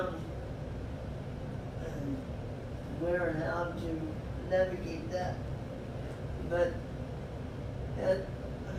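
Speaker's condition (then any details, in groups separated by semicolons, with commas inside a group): Cerebral palsy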